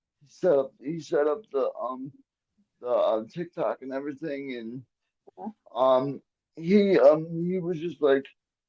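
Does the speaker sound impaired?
Yes: cerebral palsy; quadriplegic from birth, brain injury from brain bleed at birth, arms and legs affected, cannot walk; relies on personal care attendants (PCAs) for getting around and daily care.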